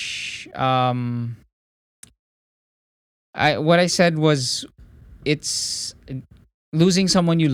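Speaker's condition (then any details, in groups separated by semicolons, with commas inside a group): No condition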